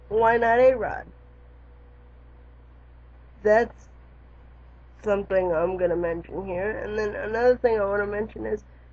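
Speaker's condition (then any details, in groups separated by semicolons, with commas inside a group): Cerebral palsy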